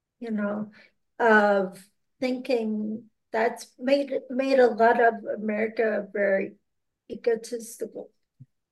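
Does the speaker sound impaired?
Yes: aphasia and ataxia; progressive ataxia; currently doing well; cannot always pick out needed words, hard to clearly express ideas.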